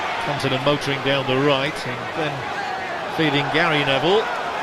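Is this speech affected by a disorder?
No.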